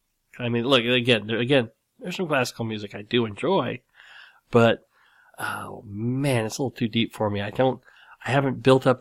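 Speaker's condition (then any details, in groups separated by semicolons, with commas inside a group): Cleft lip and palate; nose still slightly crooked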